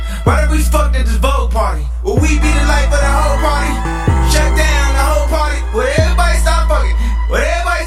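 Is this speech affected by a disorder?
No.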